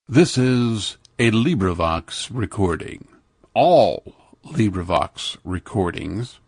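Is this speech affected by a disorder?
No.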